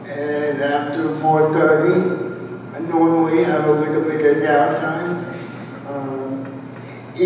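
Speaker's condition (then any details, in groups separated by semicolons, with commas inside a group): Cerebral palsy, spastic quadriplegia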